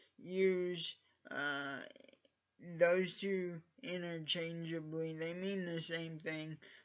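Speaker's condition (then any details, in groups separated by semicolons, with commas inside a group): Cerebral palsy; from birth, uses wheelchair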